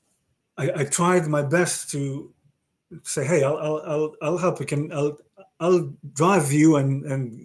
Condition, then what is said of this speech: Aphasia. This is what you told me, you said this to me, and I ramble kind of off track a little bit with this.